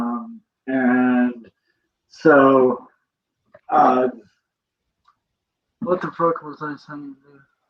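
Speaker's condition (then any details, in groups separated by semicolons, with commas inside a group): Cerebral palsy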